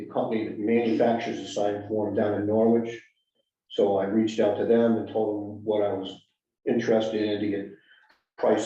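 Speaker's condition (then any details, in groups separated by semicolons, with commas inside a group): No condition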